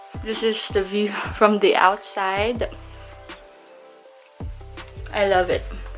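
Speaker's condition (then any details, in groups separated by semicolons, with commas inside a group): No condition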